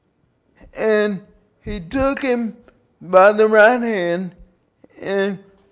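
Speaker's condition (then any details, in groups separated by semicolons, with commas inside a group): Cerebral palsy; from birth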